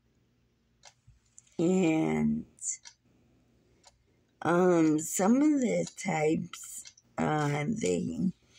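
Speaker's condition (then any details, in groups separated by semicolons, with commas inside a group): Muscular dystrophy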